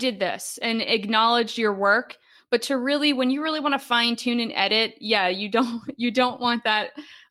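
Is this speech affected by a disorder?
No.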